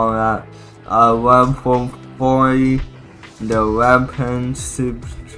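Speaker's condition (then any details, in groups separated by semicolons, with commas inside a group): Cerebral palsy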